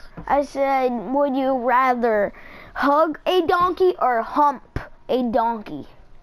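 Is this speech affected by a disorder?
No.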